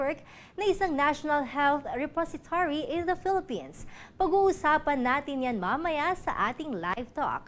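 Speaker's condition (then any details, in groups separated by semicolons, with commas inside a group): No condition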